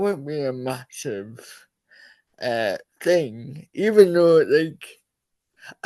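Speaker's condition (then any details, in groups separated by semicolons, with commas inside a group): Cerebral palsy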